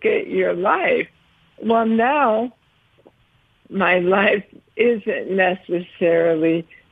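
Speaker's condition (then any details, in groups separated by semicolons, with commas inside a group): ALS; tongue affected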